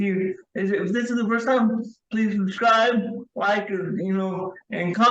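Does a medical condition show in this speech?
Yes: cerebral palsy; wheelchair user.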